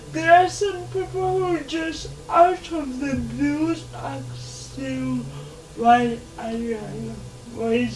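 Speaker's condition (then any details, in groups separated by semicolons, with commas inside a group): Cerebral palsy; since birth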